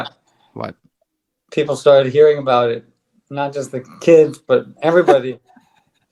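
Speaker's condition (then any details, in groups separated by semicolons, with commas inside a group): ALS; on drug, stronger bite, speaks better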